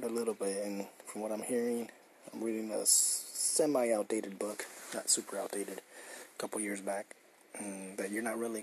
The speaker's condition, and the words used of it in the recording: No condition.